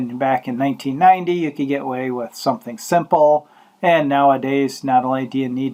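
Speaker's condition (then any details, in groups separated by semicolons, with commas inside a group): No condition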